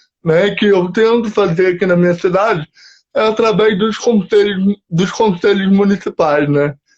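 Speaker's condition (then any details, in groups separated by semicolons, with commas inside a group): Cerebral palsy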